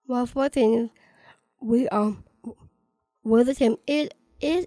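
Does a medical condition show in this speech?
Yes: Down syndrome.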